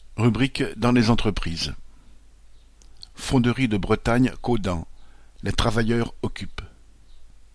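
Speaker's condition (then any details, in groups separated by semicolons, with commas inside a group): No condition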